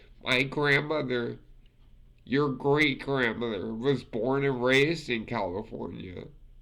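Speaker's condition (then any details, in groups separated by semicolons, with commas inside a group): Multiple sclerosis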